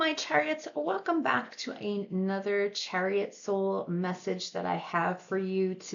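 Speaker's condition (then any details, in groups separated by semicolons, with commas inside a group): No condition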